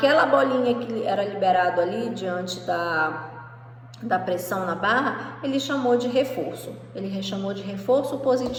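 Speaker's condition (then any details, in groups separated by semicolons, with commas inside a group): No condition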